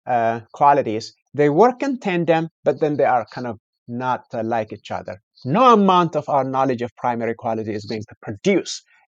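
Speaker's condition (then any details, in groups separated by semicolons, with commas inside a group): No condition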